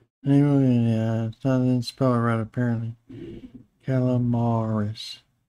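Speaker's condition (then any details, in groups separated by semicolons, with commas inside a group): Parkinson's disease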